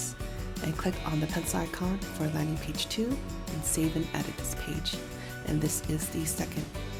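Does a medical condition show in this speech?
No.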